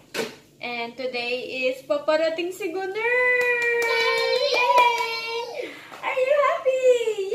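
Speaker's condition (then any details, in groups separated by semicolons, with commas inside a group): No condition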